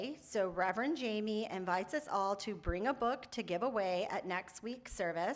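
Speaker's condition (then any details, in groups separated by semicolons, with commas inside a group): No condition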